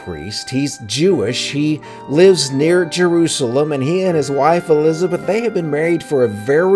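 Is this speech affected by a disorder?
No.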